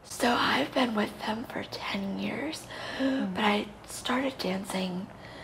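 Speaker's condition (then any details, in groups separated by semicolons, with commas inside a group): Cerebral palsy; very premature birth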